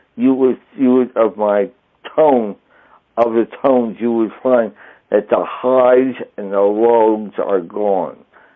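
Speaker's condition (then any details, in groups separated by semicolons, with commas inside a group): Traumatic brain injury; trach tube damaged voice box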